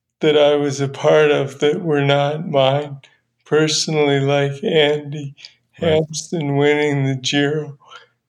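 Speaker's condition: Parkinson's; young onset Parkinson's, first sign tremor, unable to hold microphone, unsteady on feet; diagnosed 20 years ago, forced exercise and cycling as therapy; voice audibly affected now, earlier slowed speech, trouble speaking English some days, voice problems limit storytelling

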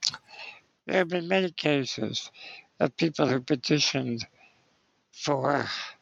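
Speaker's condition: Spinal muscular atrophy; age 60

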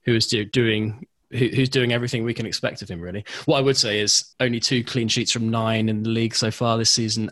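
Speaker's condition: No condition

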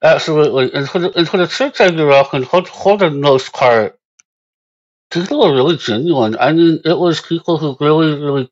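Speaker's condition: Moebius syndrome; congenital

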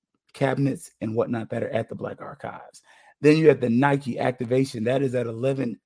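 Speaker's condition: No condition

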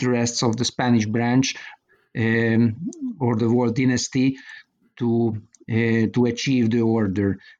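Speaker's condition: No condition

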